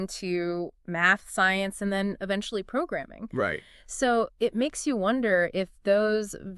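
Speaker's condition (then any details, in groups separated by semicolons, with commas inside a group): No condition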